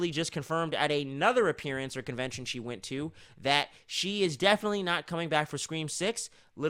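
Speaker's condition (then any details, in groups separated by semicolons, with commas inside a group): No condition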